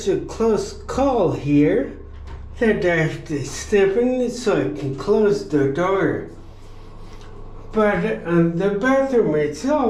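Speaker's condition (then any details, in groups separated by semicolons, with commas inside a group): Traumatic brain injury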